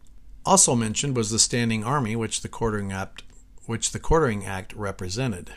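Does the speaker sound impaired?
No.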